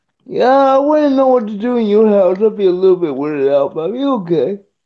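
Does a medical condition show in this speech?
Yes: cerebral palsy.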